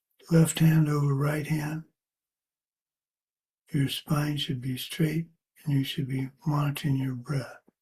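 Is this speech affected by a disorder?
Yes: Parkinson's; age 73.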